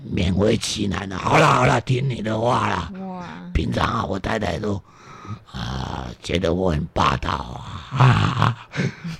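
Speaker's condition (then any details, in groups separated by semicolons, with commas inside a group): Vocal cord damage; symptoms greatly improved after Tzu Chi University senior fitness classes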